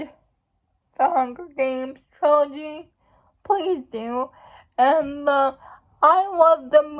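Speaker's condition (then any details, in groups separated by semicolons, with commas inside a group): Cerebral palsy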